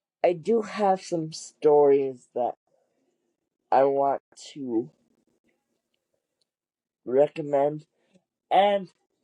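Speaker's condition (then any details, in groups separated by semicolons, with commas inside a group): Cerebral palsy; wheelchair user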